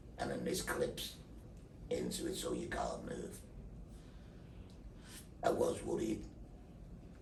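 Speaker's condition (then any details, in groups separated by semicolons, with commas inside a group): Laryngectomy, voice prosthesis; electronic voice device, type-to-speak app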